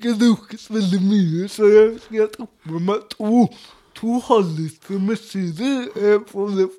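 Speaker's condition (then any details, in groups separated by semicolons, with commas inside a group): Cerebral palsy; speech difficulties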